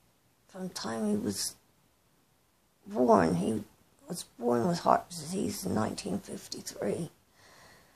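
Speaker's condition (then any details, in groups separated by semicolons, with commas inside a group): Cerebral palsy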